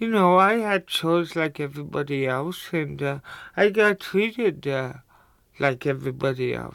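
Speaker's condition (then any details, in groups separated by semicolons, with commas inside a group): Cerebral palsy; cerebral palsy since childhood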